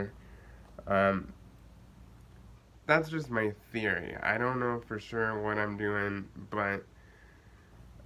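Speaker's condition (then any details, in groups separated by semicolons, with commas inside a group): Cerebral palsy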